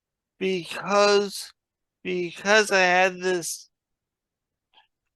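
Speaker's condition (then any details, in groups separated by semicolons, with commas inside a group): Traumatic brain injury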